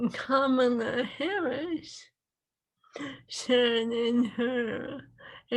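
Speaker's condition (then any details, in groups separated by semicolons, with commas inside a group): ALS; swallowing lost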